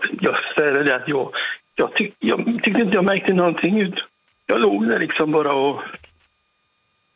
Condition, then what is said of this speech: Parkinson's disease. För jag har Parkinson också, så jag har svårt för att prata ibland.